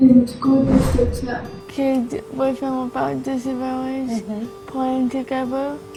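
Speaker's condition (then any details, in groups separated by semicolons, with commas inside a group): Cerebral palsy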